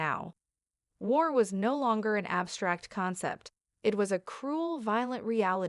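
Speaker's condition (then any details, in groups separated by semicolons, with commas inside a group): No condition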